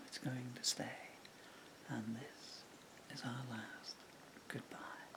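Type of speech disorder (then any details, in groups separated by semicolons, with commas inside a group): Bulbar dysarthria; progressive bulbar palsy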